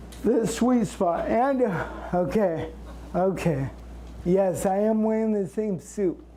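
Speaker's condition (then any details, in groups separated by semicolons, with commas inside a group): Cerebral palsy; since birth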